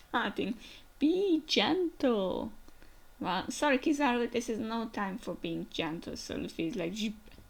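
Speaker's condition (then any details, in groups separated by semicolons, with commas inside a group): No condition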